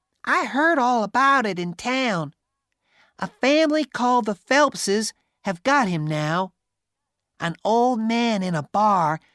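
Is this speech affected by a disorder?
No.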